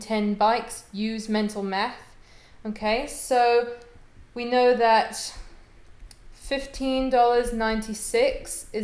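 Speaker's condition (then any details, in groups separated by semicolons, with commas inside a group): No condition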